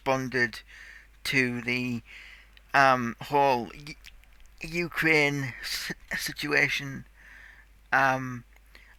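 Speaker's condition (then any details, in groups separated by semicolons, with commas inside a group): Cerebral palsy; tight muscles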